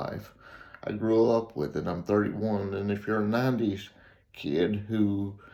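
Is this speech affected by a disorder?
Yes: cerebral palsy; reports speaking clearly.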